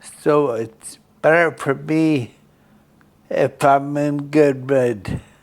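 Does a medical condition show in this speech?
Yes: Friedreich's ataxia.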